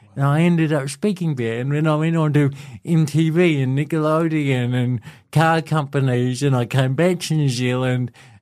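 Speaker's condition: Cerebral palsy; speech impediment, voice affected

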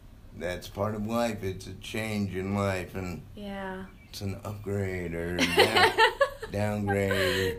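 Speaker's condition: Cerebral palsy; coordination affected, difficulty self-propelling manual wheelchair, electric power chair sought in Kansas

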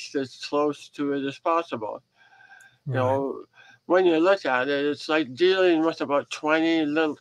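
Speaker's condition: Head and neck cancer surgery; crooked head since

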